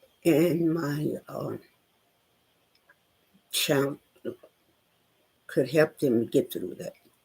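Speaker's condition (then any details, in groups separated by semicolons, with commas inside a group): Spinal neurosarcoidosis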